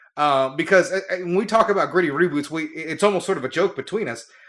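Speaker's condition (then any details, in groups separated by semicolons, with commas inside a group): No condition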